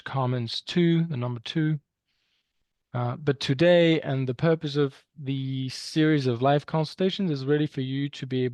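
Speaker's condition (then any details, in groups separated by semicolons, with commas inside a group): No condition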